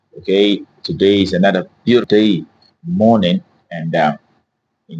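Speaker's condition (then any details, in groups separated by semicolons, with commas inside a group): No condition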